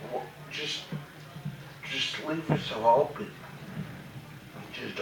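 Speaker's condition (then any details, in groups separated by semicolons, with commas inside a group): Cerebral palsy, mild; mainly affects speech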